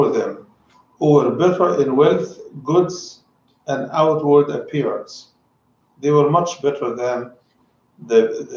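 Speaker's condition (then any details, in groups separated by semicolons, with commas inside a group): No condition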